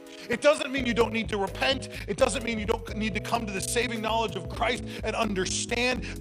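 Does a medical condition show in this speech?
No.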